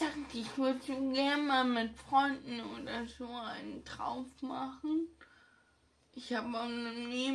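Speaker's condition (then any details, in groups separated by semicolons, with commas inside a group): Ataxia; ataxia affecting hands and fingers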